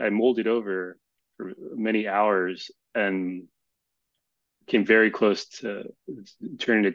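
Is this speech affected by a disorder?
Yes: stuttering; childhood onset, speech therapy as child; still stutters as adult, gradually more comfortable with stuttering; phone time pressure harder, more comfortable speaking face-to-face; here blocks.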